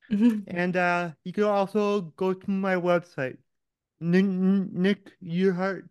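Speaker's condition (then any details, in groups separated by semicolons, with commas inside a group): Cerebral palsy; born without heartbeat or breathing, revived, oxygen loss brain damage, diagnosed age one, physical only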